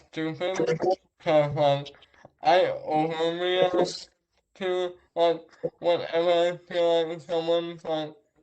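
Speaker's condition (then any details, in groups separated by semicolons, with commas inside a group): Traumatic brain injury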